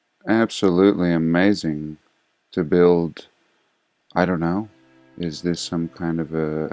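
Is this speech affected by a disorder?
No.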